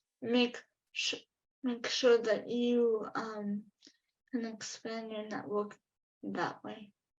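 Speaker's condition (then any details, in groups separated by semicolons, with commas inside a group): Cerebral palsy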